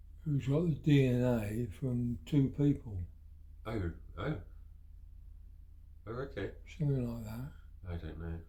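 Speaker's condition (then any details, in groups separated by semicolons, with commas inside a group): Parkinson's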